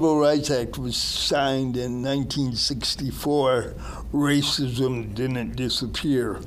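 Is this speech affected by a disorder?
Yes: cerebral palsy; present from birth.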